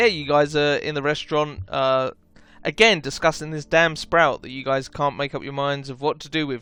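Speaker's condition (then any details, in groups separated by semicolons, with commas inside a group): No condition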